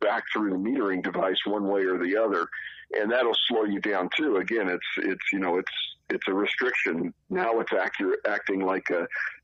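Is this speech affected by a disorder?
No.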